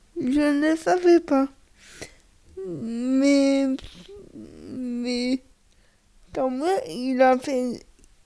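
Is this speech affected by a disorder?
Yes: cerebral palsy; cerebral palsy from lack of oxygen at birth, all motor function damaged, cognition intact, wheelchair user; speech and expression disability, articulation on radio needs considerable effort and concentration, slight stumbling on early questions.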